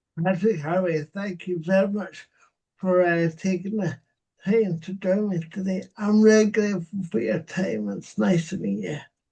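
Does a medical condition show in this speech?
Yes: cerebral palsy.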